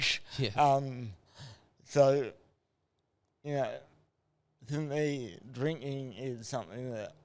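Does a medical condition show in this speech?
Yes: cerebral palsy.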